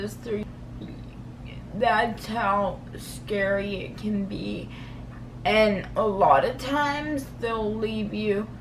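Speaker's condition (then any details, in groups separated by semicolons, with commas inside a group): Cerebral palsy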